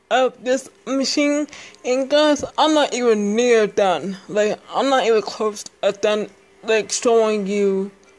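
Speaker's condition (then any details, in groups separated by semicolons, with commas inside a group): Speech impairment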